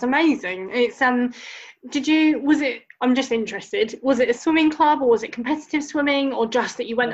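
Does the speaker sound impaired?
Yes: cleft lip and palate; born with cleft lip and palate, lip and hard palate repair, soft palate repair, bone graft, no cosmetic surgery.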